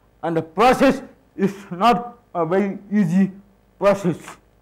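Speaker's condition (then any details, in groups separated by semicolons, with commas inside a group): Cerebral palsy; hinders speech, sounds childlike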